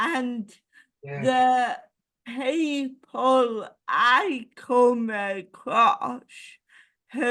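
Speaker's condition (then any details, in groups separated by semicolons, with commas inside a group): Cerebral palsy; ataxic type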